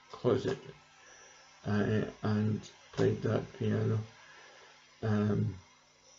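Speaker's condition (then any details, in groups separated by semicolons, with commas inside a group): Cerebral palsy; present from birth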